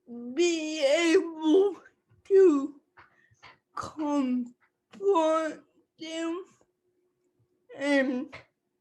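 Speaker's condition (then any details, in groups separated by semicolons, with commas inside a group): Cerebral palsy; speech affected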